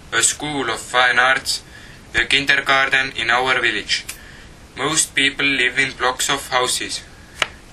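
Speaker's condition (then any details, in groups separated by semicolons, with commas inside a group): No condition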